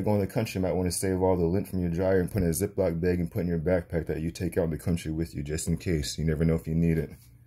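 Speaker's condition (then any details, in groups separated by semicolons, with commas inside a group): No condition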